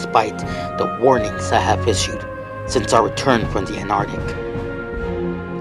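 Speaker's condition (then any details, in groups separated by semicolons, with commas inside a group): No condition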